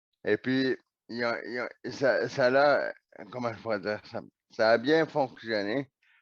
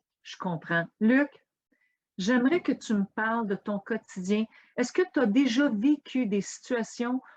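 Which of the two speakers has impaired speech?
The first: neonatal cerebral palsy; oxygen loss at birth, operation at age 4, muscle atrophy; wheelchair after muscles tired and atrophied.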